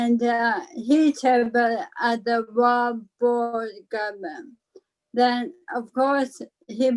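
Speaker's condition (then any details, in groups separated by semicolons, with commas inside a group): ALS; slight speech impairment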